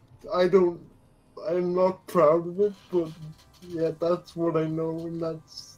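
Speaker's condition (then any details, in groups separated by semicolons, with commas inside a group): Quadriplegic cerebral palsy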